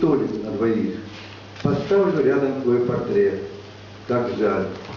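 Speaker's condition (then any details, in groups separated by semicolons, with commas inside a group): No condition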